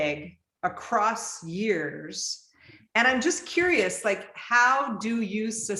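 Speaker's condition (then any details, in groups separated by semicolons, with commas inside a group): No condition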